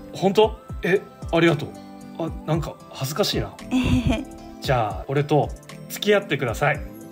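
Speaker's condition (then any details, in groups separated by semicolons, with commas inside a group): No condition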